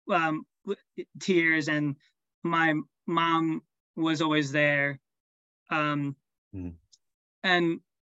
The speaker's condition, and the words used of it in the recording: Stuttering. Now I know I'm gonna stutter. I'm not afraid of it. I know that I'm going to.